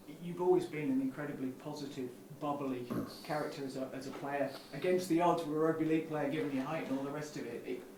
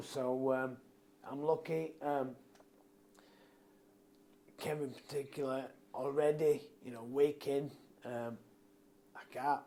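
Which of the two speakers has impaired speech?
The second: motor neurone disease; mainly affects voice and throat muscles; recently diagnosed, symptoms began few months before; slurred speech, worsening every week or two.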